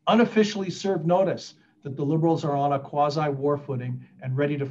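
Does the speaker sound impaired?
No.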